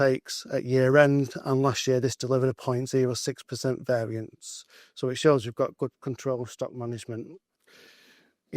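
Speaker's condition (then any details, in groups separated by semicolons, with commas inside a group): No condition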